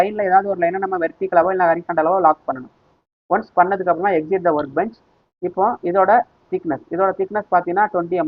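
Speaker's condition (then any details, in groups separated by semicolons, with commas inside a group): No condition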